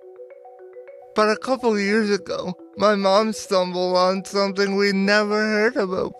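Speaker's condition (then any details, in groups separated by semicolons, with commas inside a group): Cerebral palsy; power wheelchair user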